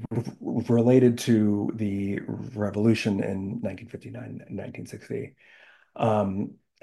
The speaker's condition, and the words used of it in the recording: Stuttering. My stutter is like just by orders of magnitude so much more pronounced and foregrounded than when I speak in English.